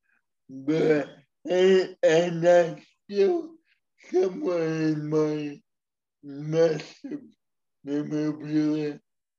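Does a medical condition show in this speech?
Yes: speech impairment; wheelchair user; speech not perfect.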